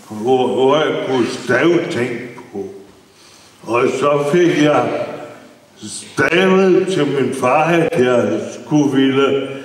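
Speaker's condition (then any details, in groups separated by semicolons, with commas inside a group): Brain injury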